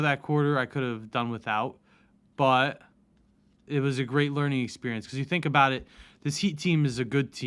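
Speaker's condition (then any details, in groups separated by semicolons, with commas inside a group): No condition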